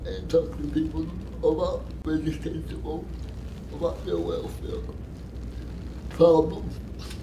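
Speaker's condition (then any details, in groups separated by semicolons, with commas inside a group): Cerebral palsy; from birth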